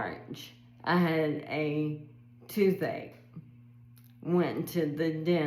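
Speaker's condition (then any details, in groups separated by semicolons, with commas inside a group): ALS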